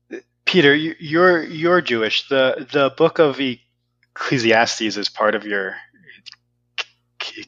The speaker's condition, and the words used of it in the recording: Stuttering. I'll never forget how empowering it was to realize that looking at the ceiling was not a necessary part of my stuttering.